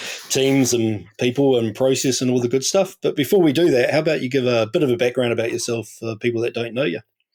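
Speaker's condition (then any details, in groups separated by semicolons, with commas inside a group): No condition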